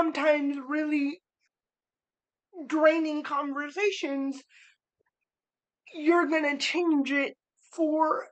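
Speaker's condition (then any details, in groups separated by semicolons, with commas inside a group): Cerebral palsy; spastic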